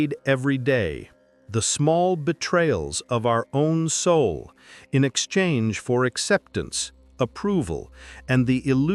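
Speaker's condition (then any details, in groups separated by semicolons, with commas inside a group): No condition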